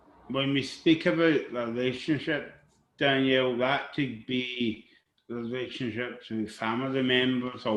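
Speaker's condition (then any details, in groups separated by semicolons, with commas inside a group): Cerebral palsy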